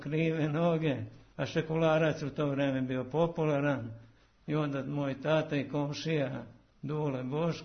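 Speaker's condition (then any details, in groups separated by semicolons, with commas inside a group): Parkinson's disease; very active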